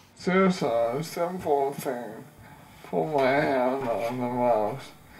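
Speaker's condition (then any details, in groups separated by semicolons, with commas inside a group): ALS; onset in finger, slightly bent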